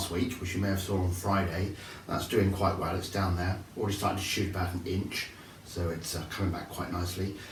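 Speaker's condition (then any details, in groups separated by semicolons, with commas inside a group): No condition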